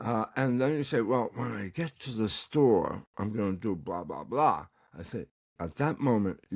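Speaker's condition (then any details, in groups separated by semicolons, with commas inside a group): Tongue cancer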